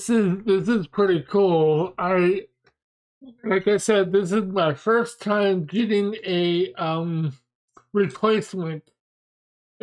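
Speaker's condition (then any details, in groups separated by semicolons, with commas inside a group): Mobius syndrome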